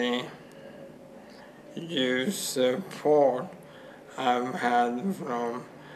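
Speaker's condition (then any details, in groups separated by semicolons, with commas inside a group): Motor neuron disease; bulbar involvement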